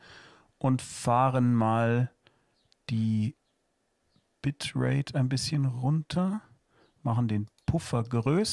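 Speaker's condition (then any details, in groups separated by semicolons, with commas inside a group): No condition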